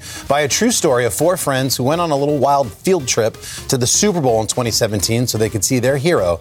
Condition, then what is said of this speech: No condition.